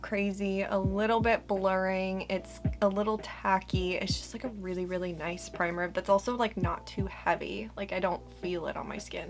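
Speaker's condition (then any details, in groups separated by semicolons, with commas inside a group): No condition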